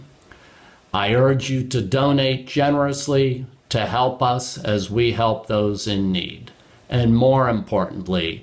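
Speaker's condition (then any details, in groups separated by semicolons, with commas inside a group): No condition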